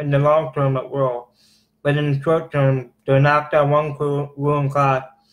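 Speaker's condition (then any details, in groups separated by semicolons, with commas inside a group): Cerebral palsy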